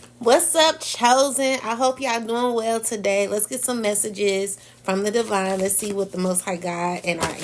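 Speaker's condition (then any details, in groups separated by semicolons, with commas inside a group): No condition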